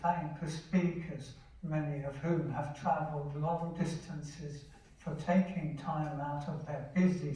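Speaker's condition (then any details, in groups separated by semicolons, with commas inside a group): Motor neurone disease, speech-generating device; recently diagnosed, uses tablet text-to-speech; cannot speak, synthetic voice from own recordings, monotone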